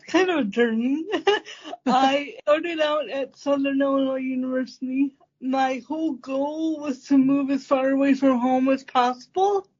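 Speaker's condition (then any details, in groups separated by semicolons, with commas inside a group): Cerebral palsy; congenital, manual wheelchair most of early life, first power wheelchair at 14, therapist and parents decided; uses standing power wheelchair for independent standing, replacing standing frame needing transfer by helper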